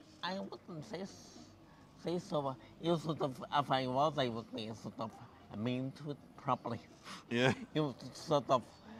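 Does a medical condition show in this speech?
Yes: cerebral palsy.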